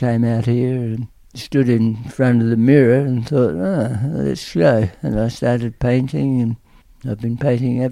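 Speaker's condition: Tongue cancer; aggressive tongue cancer

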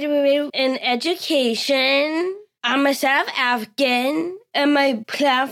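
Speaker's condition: Down syndrome; trisomy 21, three copies of chromosome 21, present from birth, pediatrician suspected after birth, not found prenatally

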